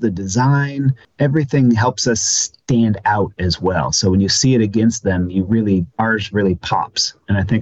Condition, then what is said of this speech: No condition.